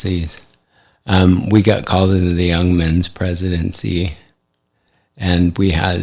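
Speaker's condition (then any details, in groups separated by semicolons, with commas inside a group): ALS; affects hand function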